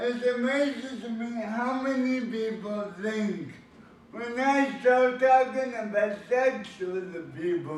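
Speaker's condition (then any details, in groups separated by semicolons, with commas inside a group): Cerebral palsy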